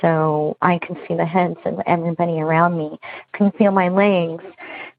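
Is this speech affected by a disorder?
Yes: bilateral cleft lip and palate; congenital.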